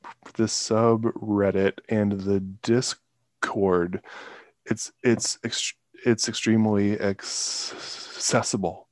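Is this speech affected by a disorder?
Yes: stuttering; stuttering since childhood, severe in middle and high school, could not get words out, several intensive camps when younger; still stutters, communicating virtually more challenging, more anxiety; word and part-word repetitions, blocks on own name; here repeated sounds, repeated words, prolonged sounds, blocks.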